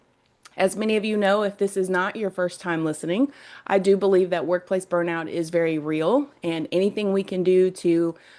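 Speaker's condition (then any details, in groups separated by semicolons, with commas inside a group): No condition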